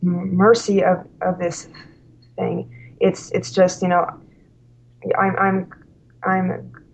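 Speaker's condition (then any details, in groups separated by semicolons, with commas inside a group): Stuttering; severe stuttering at college start, fluency temporarily improved by drinking alcohol, works as school slp; stutters openly, cannot hide it, discloses stuttering to parents, feels in control; noticeable stuttering that cannot be hidden, more fluent when drinking then; repeated words, prolonged sounds, blocks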